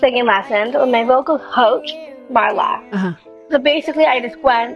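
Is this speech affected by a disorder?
Yes: Down syndrome.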